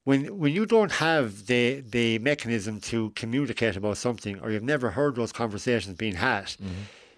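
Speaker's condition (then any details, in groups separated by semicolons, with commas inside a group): Cleft lip and palate; congenital cleft lip and palate, failure of mouth and nose to align, two or three surgeries in infancy, last surgery at 17; adult, age 41, decades after final surgery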